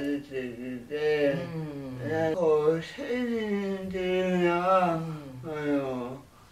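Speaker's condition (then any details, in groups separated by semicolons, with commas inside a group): Cerebral palsy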